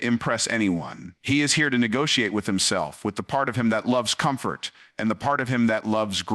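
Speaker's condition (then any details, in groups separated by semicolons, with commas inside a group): No condition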